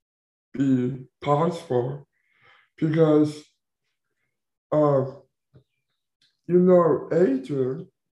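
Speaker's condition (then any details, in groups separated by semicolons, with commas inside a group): Down syndrome; intellectual disability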